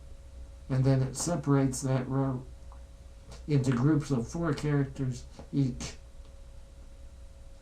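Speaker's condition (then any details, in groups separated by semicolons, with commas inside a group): Spinal muscular atrophy type two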